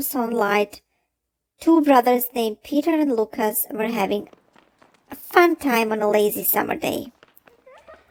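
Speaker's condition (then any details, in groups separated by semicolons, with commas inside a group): No condition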